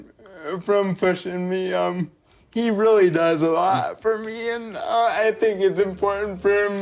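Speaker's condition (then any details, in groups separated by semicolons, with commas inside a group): Cerebral palsy; doctors predicted may never speak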